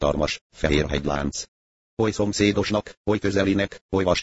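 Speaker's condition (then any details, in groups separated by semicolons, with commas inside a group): No condition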